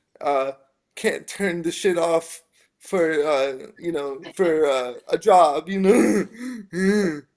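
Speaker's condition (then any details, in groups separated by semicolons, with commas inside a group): Spastic quadriplegic cerebral palsy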